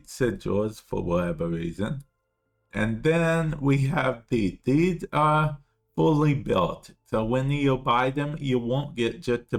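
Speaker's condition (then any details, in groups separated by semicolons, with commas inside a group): Cerebral palsy; affects speech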